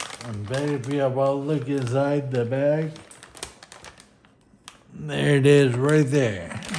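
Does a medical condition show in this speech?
Yes: Friedreich's ataxia.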